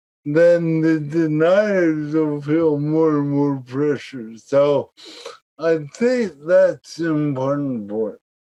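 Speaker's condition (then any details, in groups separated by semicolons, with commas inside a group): Cerebral palsy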